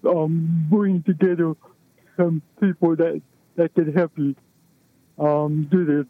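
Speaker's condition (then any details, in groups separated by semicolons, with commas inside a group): Cerebral palsy; affects movement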